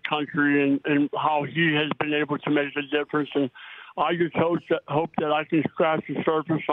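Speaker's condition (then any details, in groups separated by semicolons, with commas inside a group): Oral cancer; may be hard to understand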